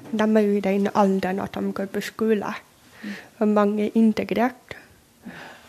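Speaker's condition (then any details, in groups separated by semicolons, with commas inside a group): Severely hard of hearing; severe hearing loss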